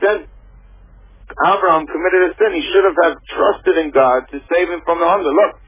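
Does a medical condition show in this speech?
No.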